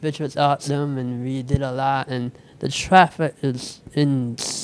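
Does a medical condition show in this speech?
Yes: speech impediment; switched to typing instead.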